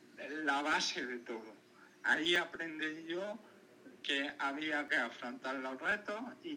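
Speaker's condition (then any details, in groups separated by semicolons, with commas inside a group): Cerebral palsy; caused by meningitis in birth canal during birth, lifelong physical motor disability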